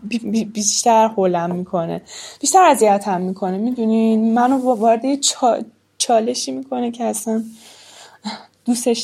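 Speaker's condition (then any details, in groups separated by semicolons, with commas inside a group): Stuttering; stutter worsening with age and stress, much worse after thyroid cancer shock two years ago, treatment not fully curative; stutter worse than ever at recording; uses filler phrases and word substitution to avoid blocks, fluent in some situations, hard reading aloud; repeated sounds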